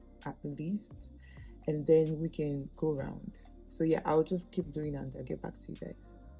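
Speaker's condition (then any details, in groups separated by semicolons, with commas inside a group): No condition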